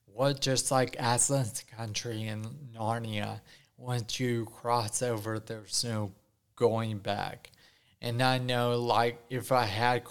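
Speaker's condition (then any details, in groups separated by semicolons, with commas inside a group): Ataxia after strokes, mild; about seven years since strokes, much recovered, more independent, no longer hunched over walker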